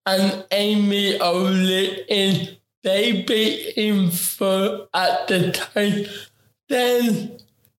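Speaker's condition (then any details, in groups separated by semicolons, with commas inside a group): Ataxic cerebral palsy; taken very slow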